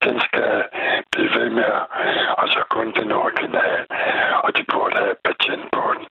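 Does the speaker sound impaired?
Yes: throat cancer; laryngeal cancer, attributed to heavy cigarette and water pipe smoking; needs a lot of air to produce voice or sound, voice noticeably unusual.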